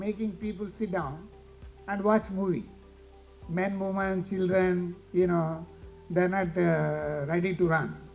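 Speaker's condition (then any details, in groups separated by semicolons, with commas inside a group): No condition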